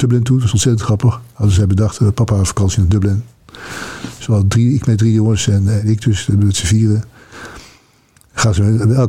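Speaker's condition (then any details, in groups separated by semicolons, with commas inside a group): Parkinson's disease; progressive, slowly worsening, one foot wobbly and less stable, odd gait; about two years since diagnosis, boxing classes for Parkinson's patients; lip tremor that can start suddenly, jaw spasm mostly when falling asleep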